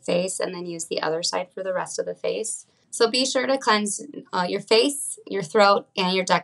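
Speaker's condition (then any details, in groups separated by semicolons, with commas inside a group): No condition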